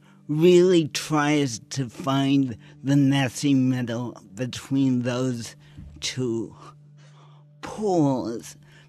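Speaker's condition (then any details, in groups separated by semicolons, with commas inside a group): Cerebral palsy; slurred speech, slurring tongue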